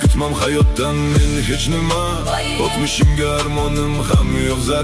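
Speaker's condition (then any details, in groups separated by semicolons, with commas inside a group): No condition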